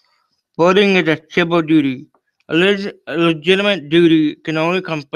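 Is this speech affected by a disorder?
Yes: cerebral palsy.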